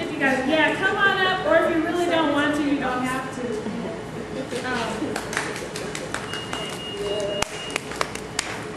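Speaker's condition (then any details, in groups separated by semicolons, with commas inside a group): No condition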